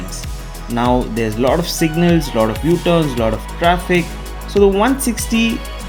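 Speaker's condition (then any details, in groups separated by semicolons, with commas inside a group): No condition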